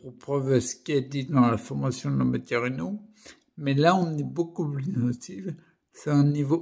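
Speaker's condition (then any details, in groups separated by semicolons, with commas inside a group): Primary progressive multiple sclerosis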